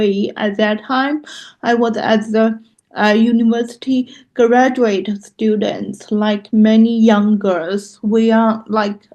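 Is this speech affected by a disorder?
Yes: cerebral palsy; loss of muscle control.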